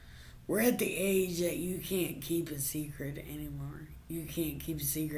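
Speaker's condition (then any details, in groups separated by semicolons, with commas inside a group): Brain injury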